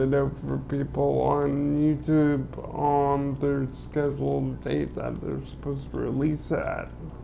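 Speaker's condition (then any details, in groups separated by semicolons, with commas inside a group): Cerebral palsy; limbs affected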